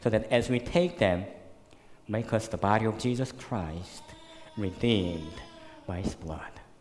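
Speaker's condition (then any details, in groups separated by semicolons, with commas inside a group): Cleft lip and palate, severe; congenital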